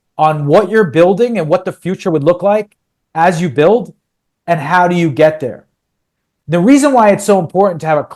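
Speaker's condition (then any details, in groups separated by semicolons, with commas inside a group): No condition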